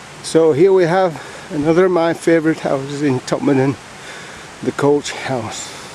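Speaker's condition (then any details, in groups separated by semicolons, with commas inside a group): No condition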